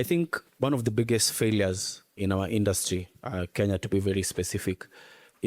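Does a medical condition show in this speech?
No.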